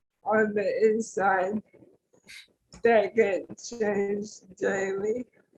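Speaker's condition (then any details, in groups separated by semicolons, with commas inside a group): ALS; tracheostomy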